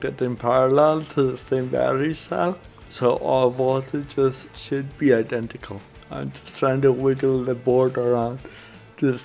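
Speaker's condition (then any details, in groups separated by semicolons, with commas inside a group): Cerebral palsy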